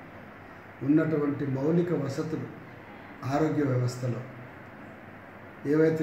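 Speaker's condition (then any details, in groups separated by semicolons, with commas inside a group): No condition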